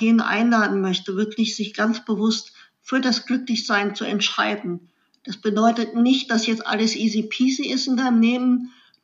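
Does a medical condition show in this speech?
Yes: cleft lip and palate; congenital cleft lip, jaw and palate, infant feeding problems, 16 operations by age 18, facial scars; paralysis from showjumping fall near age 20, C3-C6 fractures, front neck plate, four rear screws; after accident five months tube feeding, saliva swallowing not allowed, later esophagus surgery.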